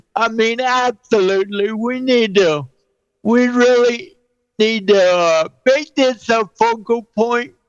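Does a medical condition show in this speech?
Yes: cerebral palsy; 49 years with condition.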